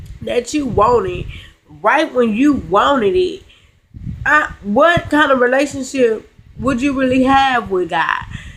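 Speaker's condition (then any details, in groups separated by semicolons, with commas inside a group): Cerebral palsy, spastic; now talking and breathing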